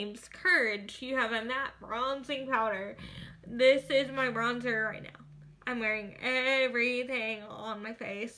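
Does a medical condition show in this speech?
Yes: cerebral palsy, spastic.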